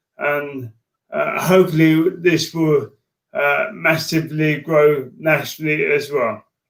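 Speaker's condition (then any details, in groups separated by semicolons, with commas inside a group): Motor neurone disease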